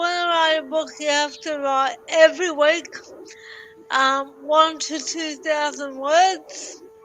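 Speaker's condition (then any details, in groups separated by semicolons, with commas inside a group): Cerebral palsy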